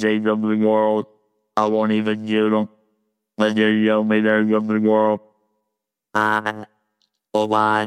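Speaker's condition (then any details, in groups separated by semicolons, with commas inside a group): Laryngectomy, total laryngectomy with electrolarynx; voice box removed for laryngeal cancer from smoking cigarettes, electric wand held to throat; robotic electric wand voice, hard to understand at first, talking effortful, wand not hard to learn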